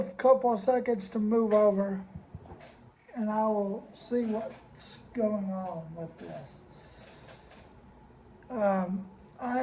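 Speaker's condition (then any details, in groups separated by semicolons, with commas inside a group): Cerebral palsy; spasticity, muscle stiffness, baclofen pump; baclofen pump eases stiffness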